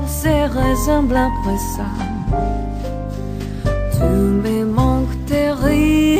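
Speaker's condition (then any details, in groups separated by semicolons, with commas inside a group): No condition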